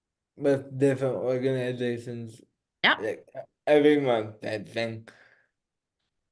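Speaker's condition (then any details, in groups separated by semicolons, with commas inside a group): Cerebral palsy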